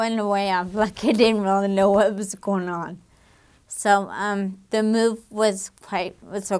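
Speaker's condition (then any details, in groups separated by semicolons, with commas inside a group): Damaged diaphragm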